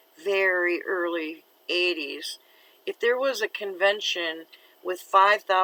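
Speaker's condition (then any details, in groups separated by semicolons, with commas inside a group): No condition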